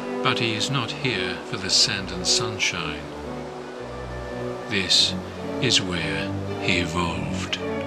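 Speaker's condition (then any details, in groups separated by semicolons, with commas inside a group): No condition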